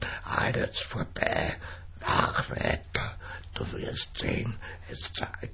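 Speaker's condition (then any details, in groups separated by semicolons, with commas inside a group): Dystonia with speech disorder; lifelong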